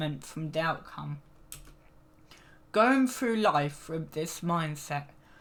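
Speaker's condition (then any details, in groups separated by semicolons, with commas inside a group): Cerebral palsy; needs frequent rest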